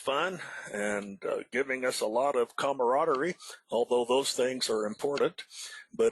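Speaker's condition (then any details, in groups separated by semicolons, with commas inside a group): No condition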